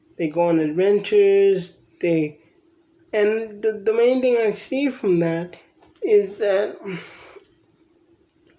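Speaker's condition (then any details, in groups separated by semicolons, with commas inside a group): Cerebral palsy; from birth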